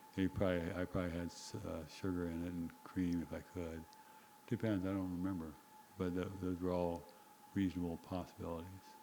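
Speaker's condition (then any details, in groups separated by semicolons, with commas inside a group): Parkinson's disease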